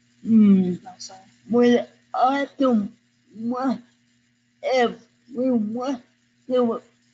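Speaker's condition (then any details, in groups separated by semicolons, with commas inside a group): Cerebral palsy; present from birth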